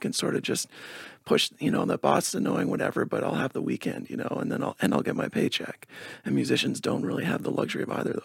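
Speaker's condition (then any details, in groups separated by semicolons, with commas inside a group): Spasmodic dysphonia; energy healing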